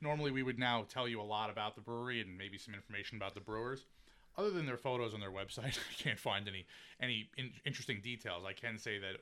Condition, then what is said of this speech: No condition.